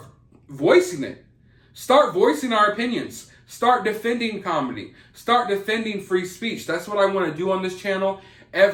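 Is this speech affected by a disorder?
No.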